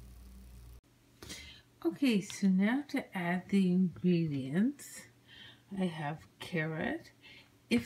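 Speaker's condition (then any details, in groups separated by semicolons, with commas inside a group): Bulbar ALS, bulbar onset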